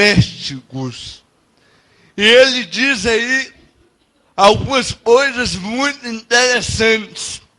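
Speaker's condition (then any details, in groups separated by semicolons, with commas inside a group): Cerebral palsy; no speech as child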